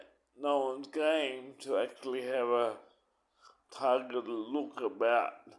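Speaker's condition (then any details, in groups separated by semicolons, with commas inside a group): Cerebral palsy; uses wheelchair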